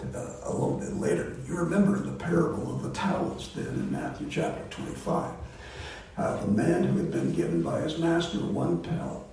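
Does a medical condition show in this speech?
Yes: voice disorder; not contagious.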